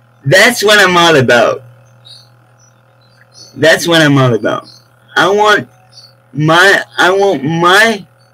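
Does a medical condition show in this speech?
Yes: cerebral palsy.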